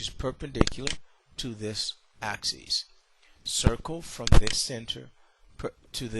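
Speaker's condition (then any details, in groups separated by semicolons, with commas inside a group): No condition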